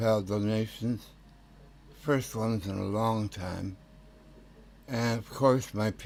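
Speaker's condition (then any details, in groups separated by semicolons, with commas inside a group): Tongue cancer; tongue tumor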